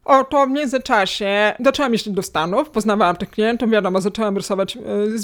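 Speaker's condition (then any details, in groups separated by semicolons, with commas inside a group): Hearing loss, cochlear implant, acquired; cochlear implant at age 16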